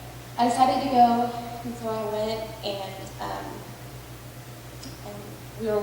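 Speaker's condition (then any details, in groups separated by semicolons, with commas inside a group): No condition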